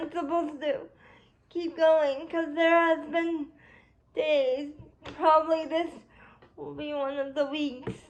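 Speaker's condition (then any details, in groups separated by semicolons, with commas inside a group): Cerebral palsy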